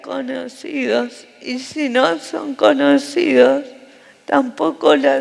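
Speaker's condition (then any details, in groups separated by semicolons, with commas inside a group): Cerebral palsy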